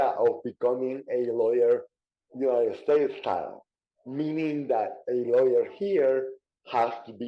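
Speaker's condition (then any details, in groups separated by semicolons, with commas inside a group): Cerebral palsy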